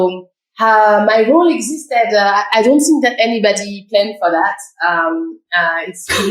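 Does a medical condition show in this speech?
No.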